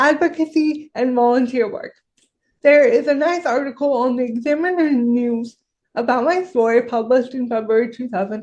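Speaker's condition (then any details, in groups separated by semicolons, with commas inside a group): Cerebral palsy; severe, wheelchair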